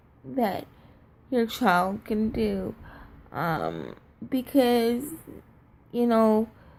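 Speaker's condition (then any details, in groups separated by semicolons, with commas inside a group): Cerebral palsy, triplegia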